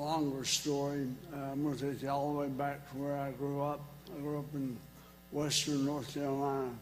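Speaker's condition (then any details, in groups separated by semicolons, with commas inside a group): ALS; vocal cord difficulty for one to two years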